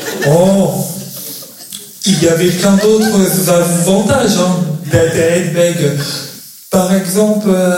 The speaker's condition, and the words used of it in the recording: Stuttering. Alors, pour les auditeurs, je vais recommencer.